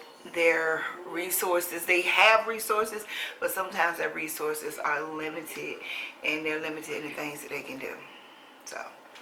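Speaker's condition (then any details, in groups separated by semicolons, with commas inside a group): No condition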